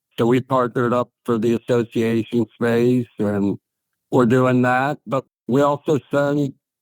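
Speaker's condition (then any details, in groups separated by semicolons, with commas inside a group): ALS; onset right arm, then left arm, legs, quadriplegic, prior neck surgeries; nearly five years since diagnosis, slow progression, eye-controlled wheelchair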